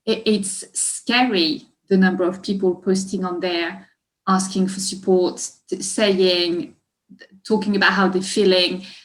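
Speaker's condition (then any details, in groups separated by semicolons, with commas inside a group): No condition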